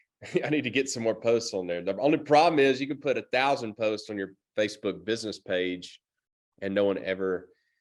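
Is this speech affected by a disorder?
No.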